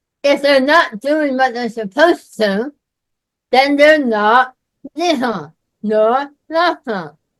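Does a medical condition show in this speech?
Yes: myasthenia gravis.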